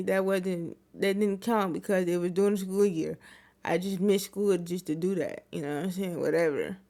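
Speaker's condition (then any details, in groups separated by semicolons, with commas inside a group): Cerebral palsy; wheelchair user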